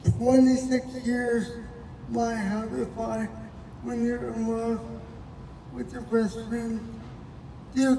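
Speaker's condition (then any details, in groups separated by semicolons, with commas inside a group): Cerebral palsy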